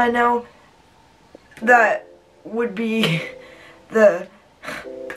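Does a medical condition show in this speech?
Yes: cerebral palsy; leg spasticity, hip surgery, tendon release, rhizotomy; physical and occupational therapy; voice not affected.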